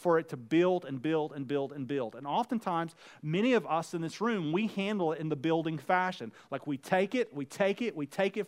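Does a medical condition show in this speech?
No.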